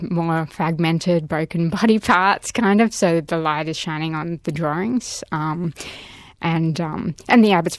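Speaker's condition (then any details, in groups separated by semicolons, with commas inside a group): Profound deafness, progressive hearing loss, cochlear implants; born with moderate hearing loss about 30-40%, detected at three, total loss in 20s, bilateral cochlear implants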